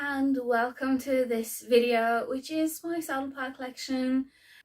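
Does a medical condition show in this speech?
No.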